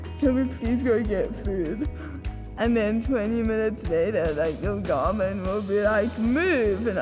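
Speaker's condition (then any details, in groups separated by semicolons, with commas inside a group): Cerebral palsy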